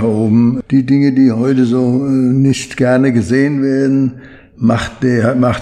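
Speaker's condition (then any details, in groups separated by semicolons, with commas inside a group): Parkinson's disease; slowed movements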